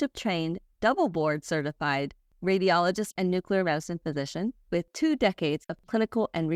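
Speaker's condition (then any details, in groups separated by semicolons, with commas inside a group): No condition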